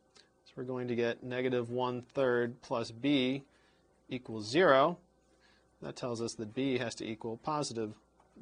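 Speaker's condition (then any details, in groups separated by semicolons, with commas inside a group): No condition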